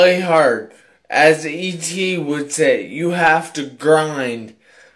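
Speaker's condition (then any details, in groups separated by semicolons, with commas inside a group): Traumatic brain injury; car crash, broken neck, jaw, ribs, punctured lung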